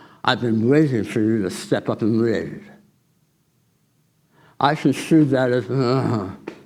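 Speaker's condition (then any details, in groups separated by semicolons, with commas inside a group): Tongue cancer surgery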